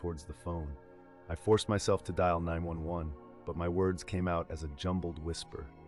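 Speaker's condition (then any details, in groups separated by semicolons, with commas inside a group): No condition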